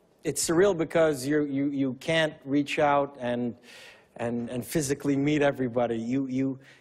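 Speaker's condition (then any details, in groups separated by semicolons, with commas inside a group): No condition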